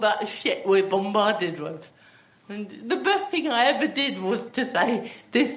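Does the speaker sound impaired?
Yes: athetoid cerebral palsy; athetoid cerebral palsy with myotonia and ataxia.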